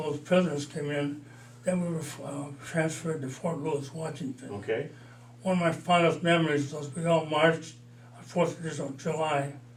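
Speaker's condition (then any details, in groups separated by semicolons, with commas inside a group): Parkinson's disease, mild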